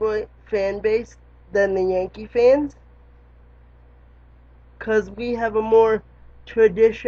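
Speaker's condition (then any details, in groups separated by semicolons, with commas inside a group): Cerebral palsy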